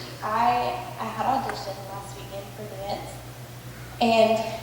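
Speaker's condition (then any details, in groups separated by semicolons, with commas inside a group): No condition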